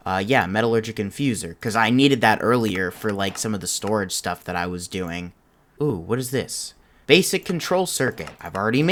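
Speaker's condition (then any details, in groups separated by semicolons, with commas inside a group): No condition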